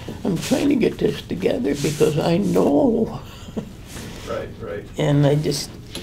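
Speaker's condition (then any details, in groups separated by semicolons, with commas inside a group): Traumatic brain injury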